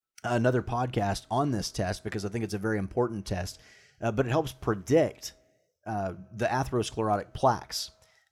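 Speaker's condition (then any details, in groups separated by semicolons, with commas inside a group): No condition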